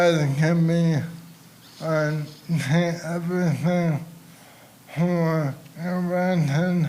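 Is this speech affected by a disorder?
Yes: ALS.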